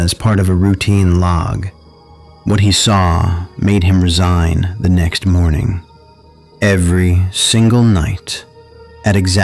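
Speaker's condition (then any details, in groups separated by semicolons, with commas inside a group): No condition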